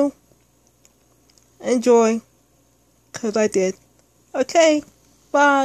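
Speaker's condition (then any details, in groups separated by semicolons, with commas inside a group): Speech impairment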